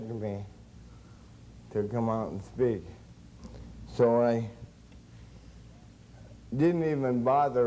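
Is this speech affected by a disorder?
Yes: cerebral palsy; since birth.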